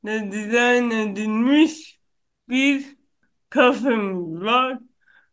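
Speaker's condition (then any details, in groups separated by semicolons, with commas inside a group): Cerebral palsy; no known cure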